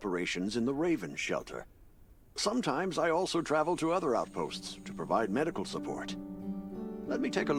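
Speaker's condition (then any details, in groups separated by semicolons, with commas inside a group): No condition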